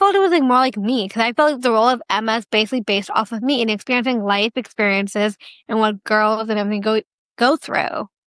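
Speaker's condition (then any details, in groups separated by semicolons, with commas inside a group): Down syndrome; duplicate of the 21st chromosome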